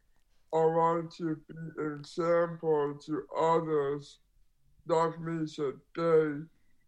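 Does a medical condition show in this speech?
Yes: Down syndrome; congenital, two holes in heart, open heart surgery under 5 months, four major ear surgeries, small ear canals.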